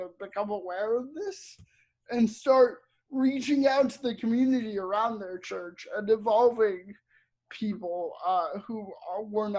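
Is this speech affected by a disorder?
Yes: cerebral palsy; audibly affected speech.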